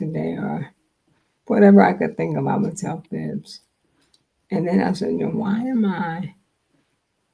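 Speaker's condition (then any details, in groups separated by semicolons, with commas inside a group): Multiple sclerosis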